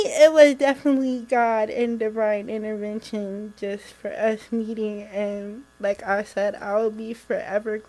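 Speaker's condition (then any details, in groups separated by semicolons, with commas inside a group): Cerebral palsy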